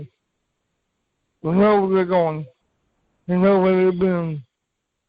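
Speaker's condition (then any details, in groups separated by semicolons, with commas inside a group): Cerebral palsy; from birth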